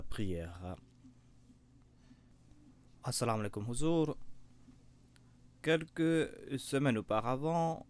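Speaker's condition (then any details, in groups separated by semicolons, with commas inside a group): No condition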